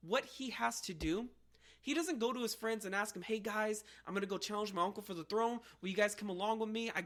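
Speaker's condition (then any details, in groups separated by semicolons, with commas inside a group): No condition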